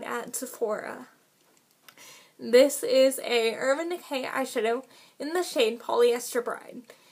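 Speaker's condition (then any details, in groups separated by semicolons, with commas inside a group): Cerebral palsy, spastic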